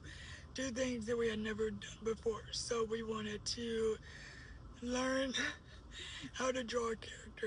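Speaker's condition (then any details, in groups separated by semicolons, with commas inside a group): Cerebral palsy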